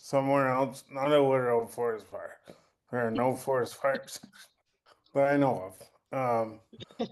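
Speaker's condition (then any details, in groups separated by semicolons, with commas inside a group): Cerebral palsy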